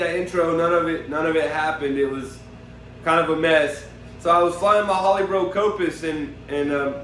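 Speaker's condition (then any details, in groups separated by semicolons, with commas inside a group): No condition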